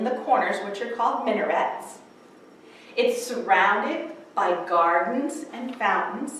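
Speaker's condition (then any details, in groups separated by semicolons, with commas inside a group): No condition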